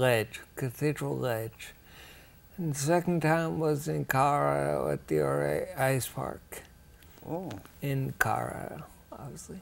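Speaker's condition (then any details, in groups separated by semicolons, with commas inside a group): Ataxia; rare, progressive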